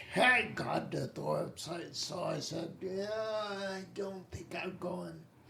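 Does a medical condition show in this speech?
Yes: spinocerebellar ataxia.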